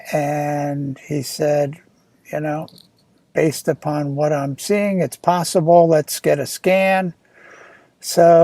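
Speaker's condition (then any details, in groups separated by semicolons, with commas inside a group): No condition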